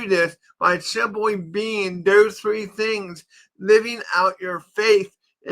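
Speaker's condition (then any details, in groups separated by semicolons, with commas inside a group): Cerebral palsy; from birth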